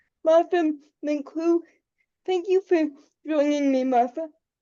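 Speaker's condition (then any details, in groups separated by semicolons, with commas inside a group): Cerebral palsy; able to articulate and speak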